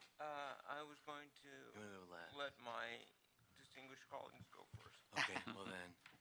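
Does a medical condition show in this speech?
Yes: cerebral palsy; needs ramps.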